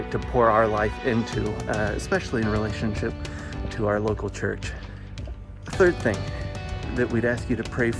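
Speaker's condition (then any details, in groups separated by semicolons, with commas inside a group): No condition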